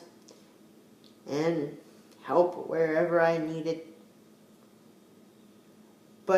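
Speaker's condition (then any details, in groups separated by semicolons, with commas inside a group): Cerebral palsy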